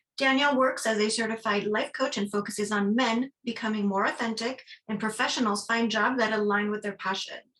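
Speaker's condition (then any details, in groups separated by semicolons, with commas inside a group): No condition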